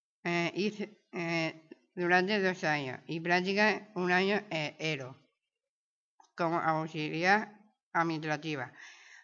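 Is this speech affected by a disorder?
Yes: Down syndrome.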